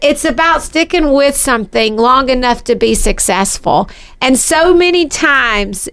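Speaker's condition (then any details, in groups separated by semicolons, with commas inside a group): No condition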